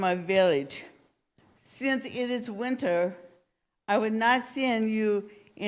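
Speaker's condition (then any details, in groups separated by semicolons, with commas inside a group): Cerebral palsy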